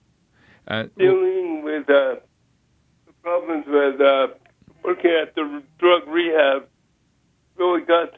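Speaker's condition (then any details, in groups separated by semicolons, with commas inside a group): Spastic cerebral palsy; lifelong wheelchair use, now power chair for mobility; finger spasticity makes rosary beads hard to use, uses scripture rosary instead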